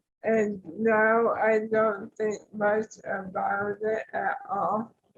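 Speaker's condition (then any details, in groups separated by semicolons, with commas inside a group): ALS; tracheostomy; arms do not work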